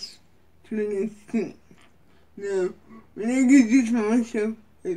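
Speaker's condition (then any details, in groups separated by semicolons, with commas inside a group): Cerebral palsy; wheelchair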